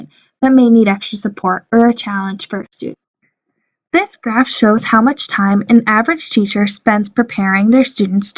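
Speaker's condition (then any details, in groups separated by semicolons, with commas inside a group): No condition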